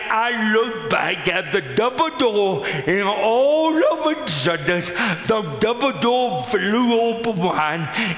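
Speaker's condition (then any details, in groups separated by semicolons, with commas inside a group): Cerebral palsy; cerebral palsy from birth, lifelong; speech dramatically affected by lifelong disability, may be a little difficult to understand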